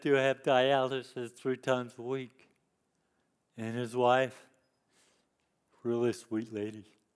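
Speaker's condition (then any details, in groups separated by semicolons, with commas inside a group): Cerebral palsy; lifelong disability since youth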